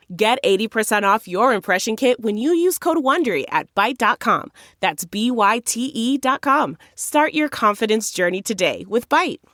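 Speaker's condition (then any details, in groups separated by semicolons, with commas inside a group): No condition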